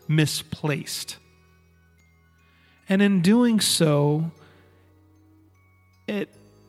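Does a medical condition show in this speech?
No.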